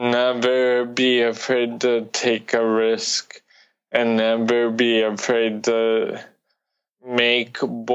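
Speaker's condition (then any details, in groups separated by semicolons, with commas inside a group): Cerebral palsy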